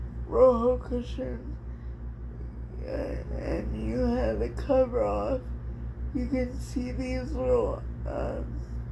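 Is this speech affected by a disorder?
Yes: cerebral palsy; speech somewhat affected.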